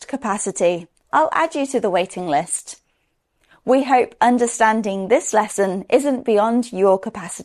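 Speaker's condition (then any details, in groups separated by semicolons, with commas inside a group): No condition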